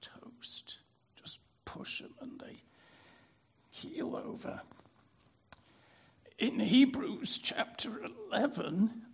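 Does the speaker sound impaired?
Yes: spasmodic dysphonia; spastic dysphonia, spasmodic dystonia subtype, ENT exam with nasal camera, cause unknown, no known cure; catch in voice, lost resonance, speaking hard, easier with use but tires, lost three-octave singing range.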